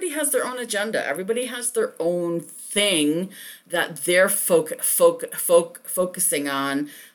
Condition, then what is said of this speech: Stuttering. I'm very aware of more blocking, which is really not my typical manifestation of stuttering.